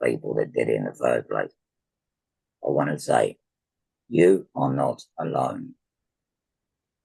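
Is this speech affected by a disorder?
Yes: laryngectomy for laryngeal cancer.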